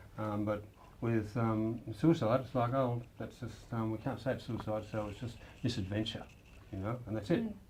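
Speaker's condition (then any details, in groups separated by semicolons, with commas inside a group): No condition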